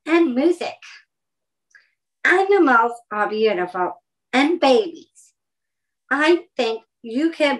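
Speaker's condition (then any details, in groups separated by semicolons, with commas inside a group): Down syndrome; extra chromosome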